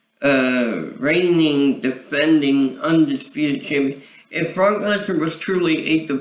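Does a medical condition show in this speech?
Yes: cerebral palsy; voice sound affected.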